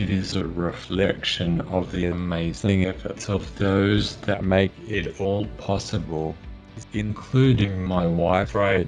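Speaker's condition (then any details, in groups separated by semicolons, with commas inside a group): Motor neuron disease, speech-generating device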